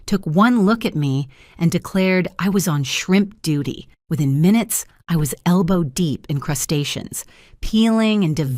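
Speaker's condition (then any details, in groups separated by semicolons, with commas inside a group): No condition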